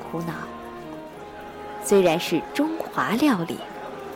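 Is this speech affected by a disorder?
No.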